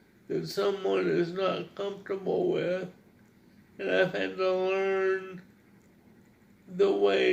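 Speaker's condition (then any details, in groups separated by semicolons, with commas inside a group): Cerebral palsy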